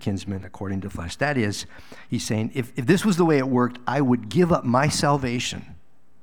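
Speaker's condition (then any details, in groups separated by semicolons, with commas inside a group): No condition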